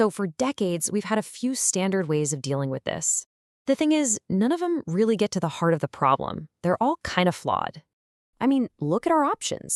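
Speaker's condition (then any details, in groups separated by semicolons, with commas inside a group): No condition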